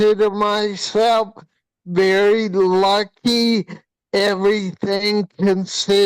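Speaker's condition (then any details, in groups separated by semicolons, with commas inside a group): Hydrocephalus with shunt failure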